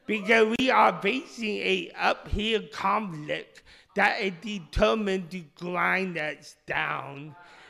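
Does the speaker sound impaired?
Yes: speech impediment; initially misdiagnosed.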